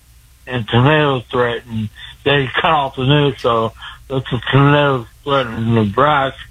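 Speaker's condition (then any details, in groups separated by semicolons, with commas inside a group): Speech impediment; cause unclear, stabbed by girlfriend and hit on head with ashtray years ago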